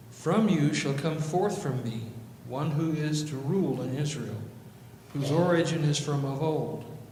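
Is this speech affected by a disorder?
No.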